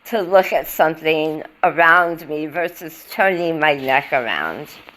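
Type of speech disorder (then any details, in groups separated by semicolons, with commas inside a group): Speech after partial glossectomy; tongue cancer, hemiglossectomy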